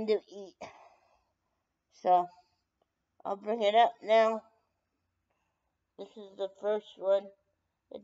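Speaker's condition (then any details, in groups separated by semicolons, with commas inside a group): Brain injury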